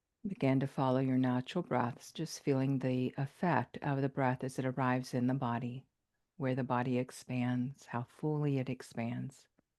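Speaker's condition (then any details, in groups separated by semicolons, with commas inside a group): No condition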